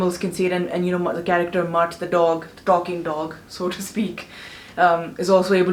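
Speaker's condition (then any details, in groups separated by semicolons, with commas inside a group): No condition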